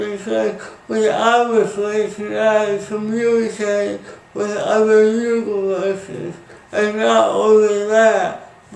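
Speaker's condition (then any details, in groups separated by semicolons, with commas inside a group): Speech impairment after birth surgery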